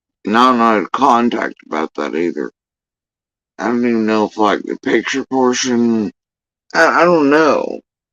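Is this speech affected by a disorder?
Yes: facial paralysis after surgery; tongue.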